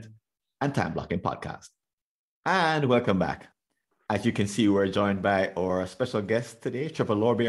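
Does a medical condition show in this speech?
No.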